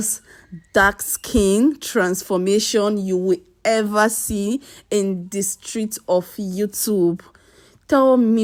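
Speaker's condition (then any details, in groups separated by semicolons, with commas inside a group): No condition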